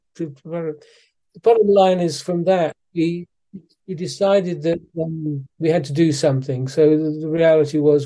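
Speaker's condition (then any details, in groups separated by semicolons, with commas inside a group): Parkinson's disease; suspected for a while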